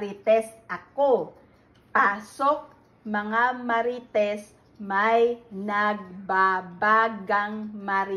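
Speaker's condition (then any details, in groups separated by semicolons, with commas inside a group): No condition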